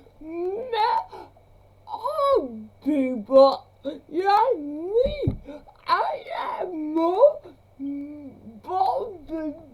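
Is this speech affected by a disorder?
Yes: cerebral palsy; since birth, difficult birth.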